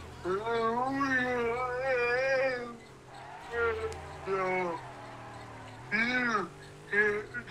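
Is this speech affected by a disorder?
Yes: cerebral palsy.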